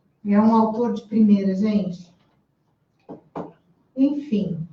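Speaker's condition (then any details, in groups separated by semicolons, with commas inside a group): No condition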